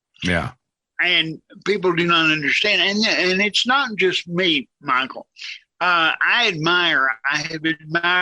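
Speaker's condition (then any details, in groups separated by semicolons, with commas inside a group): Cerebral palsy, severe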